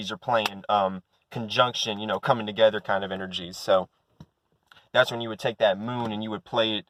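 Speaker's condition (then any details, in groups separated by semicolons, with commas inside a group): No condition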